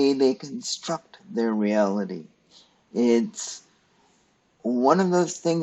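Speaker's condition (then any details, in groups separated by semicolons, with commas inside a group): Cerebral palsy; stiff muscles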